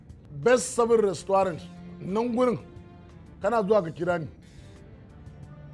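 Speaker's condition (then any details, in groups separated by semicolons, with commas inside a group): No condition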